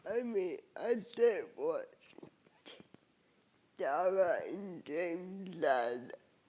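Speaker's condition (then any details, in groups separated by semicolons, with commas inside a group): Cerebral palsy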